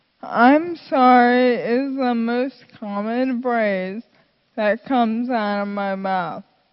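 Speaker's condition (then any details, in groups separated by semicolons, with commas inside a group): Friedreich's ataxia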